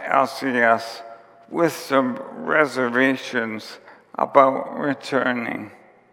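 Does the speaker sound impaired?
Yes: ALS; onset with tiredness and clumsiness.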